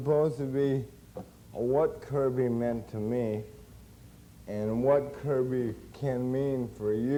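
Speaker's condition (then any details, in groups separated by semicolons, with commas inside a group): Cerebral palsy; since birth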